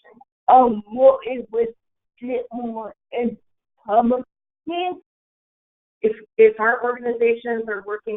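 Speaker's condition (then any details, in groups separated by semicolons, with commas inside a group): Cerebral palsy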